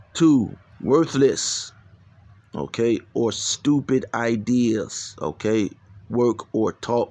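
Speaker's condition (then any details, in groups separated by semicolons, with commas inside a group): No condition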